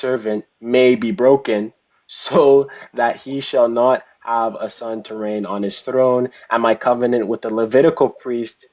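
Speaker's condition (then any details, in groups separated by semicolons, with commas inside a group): No condition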